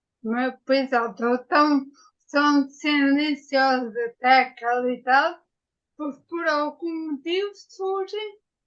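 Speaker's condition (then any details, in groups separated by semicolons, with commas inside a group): Ataxia after brain injury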